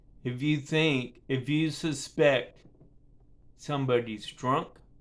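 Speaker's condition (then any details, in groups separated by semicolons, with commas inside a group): Cerebral palsy; affects speech and balance; no longer uses walker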